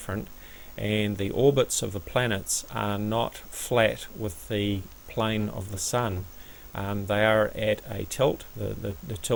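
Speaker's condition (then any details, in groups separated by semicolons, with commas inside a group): No condition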